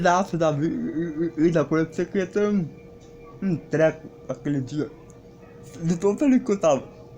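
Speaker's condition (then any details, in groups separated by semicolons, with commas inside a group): Cerebral palsy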